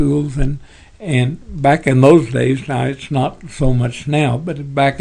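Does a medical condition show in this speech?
Yes: Parkinson's; tremors as early symptom.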